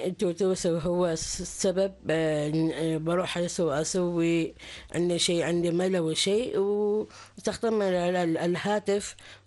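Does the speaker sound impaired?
Yes: Down syndrome; host describes people with Down syndrome present as speaking clearly and confidently.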